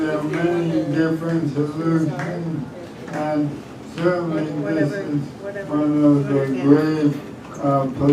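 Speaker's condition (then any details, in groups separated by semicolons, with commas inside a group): ALS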